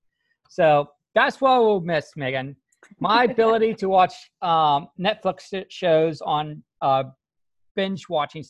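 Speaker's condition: No condition

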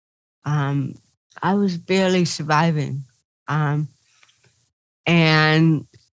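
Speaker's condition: Cerebral palsy; involuntary movements

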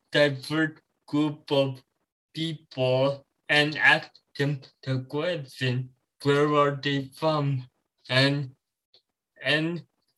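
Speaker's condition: Cerebral palsy

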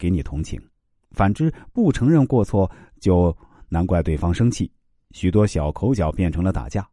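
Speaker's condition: No condition

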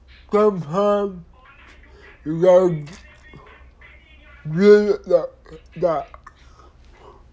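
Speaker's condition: Disability affecting speech; speech not clear

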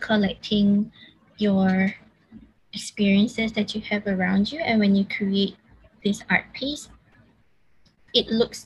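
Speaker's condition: No condition

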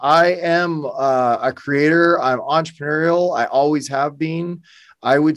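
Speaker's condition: No condition

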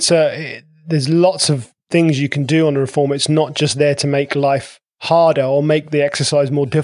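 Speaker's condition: No condition

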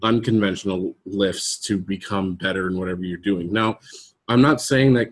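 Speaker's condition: No condition

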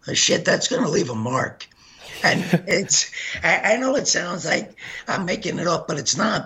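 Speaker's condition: Gunshot injury to voice box; shot 15 times

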